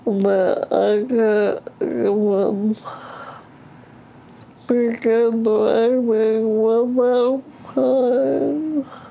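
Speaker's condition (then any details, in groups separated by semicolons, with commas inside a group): ALS; progressive, motorized wheelchair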